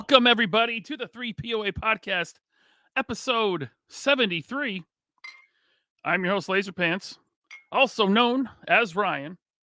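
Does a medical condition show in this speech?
No.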